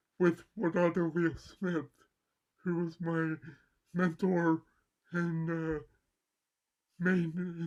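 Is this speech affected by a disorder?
Yes: cerebral palsy; mild left side.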